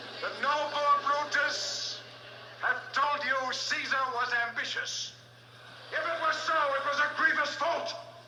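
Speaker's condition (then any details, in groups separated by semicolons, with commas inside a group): No condition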